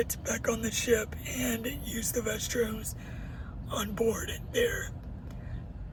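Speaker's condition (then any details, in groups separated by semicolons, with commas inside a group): Cerebral palsy; uses a wheelchair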